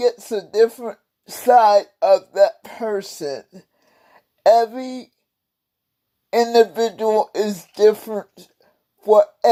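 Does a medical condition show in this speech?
Yes: cerebral palsy; several unnoticed strokes.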